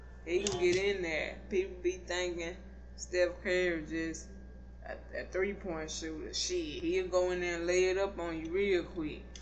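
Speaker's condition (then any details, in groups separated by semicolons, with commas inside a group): Cerebral palsy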